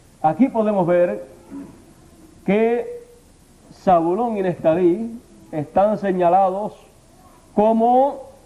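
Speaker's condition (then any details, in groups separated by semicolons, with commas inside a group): No condition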